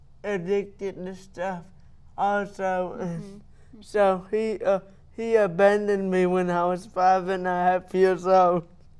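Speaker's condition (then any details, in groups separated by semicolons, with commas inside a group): Cerebral palsy; caused by accident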